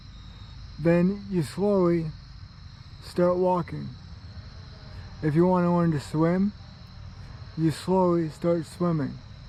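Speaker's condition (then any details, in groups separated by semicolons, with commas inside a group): Cerebral palsy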